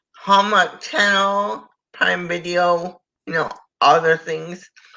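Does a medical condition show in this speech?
Yes: cerebral palsy.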